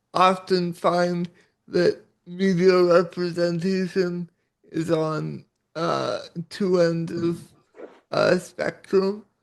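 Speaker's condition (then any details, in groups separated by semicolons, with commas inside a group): Cerebral palsy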